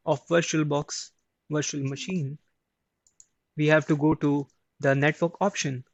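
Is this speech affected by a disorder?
No.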